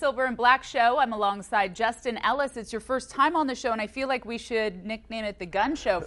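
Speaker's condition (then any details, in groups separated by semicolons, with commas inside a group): No condition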